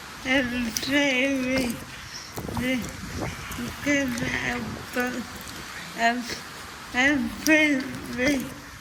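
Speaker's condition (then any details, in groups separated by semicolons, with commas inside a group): Cerebral palsy; from birth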